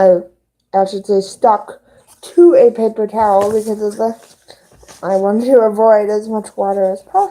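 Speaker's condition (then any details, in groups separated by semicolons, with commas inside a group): Cerebral palsy; both hands affected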